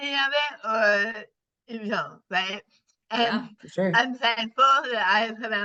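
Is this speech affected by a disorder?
Yes: partial glossectomy for tongue cancer; tongue cancer, over half of tongue removed.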